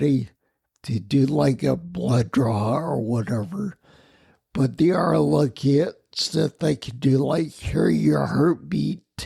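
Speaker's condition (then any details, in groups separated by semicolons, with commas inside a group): Spinocerebellar ataxia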